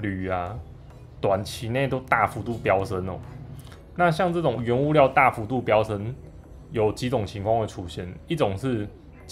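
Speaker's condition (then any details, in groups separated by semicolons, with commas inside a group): No condition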